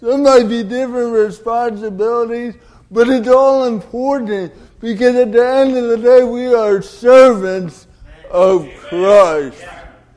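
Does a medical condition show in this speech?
Yes: cerebral palsy; delayed development.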